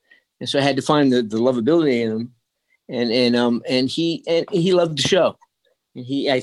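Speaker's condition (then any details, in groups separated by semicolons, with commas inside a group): Early-onset Parkinson's disease; progressive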